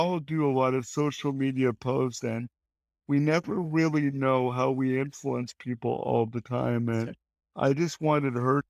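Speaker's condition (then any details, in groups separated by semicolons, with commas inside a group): Cerebral palsy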